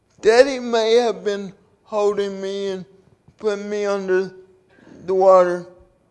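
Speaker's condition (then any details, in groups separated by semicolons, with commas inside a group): Cerebral palsy; from birth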